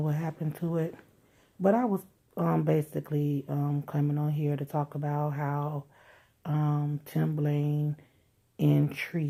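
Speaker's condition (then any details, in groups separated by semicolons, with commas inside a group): No condition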